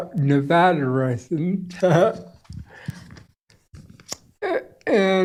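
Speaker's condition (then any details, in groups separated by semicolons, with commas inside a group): Traumatic brain injury; cannot talk well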